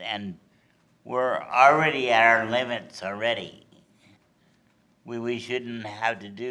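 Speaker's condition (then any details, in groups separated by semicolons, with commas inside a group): Cerebral palsy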